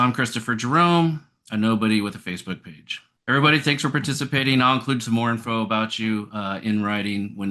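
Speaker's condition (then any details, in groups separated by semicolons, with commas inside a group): No condition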